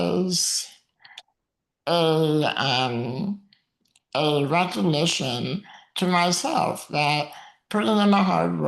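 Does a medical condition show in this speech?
Yes: muscular dystrophy; uses wheelchair.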